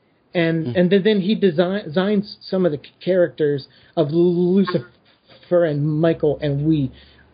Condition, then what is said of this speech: Stuttering. I liked, too, in issue 2, and I apologize for my stutter, so your audience doesn't think there's audio issues.